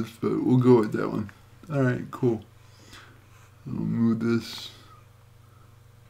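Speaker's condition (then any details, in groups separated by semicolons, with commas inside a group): Cerebral palsy; affects gait and walking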